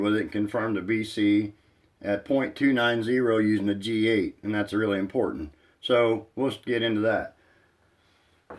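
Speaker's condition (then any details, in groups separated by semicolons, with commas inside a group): No condition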